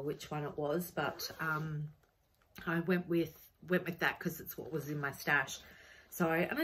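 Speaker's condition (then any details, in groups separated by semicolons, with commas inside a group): No condition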